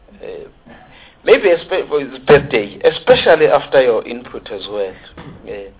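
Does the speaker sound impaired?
No.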